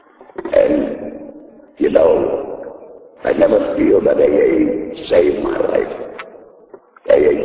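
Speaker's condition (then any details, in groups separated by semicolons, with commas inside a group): Laryngectomy; earlier voice loss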